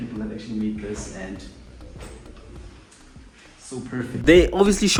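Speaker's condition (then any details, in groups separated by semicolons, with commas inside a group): No condition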